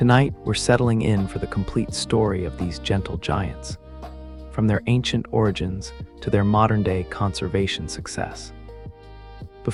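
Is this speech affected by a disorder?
No.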